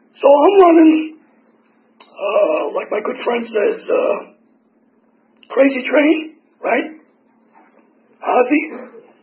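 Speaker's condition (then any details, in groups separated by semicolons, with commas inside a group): Tracheotomy; tracheotomy for 4 years, 8 surgeries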